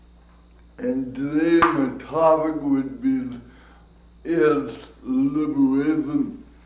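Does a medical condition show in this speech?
Yes: cerebral palsy; from birth.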